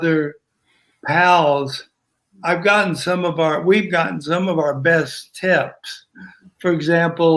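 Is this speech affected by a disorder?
Yes: ALS.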